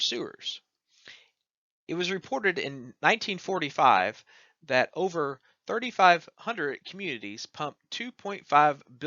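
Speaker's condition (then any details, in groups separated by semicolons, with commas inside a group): No condition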